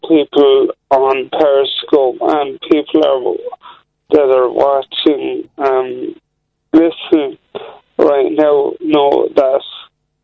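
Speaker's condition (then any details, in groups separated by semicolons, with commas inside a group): Slurred speech, mild; slightly slurred speech, understandable, communicating well, well-paced conversation per host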